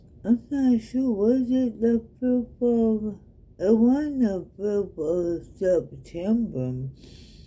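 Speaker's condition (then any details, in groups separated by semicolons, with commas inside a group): ALS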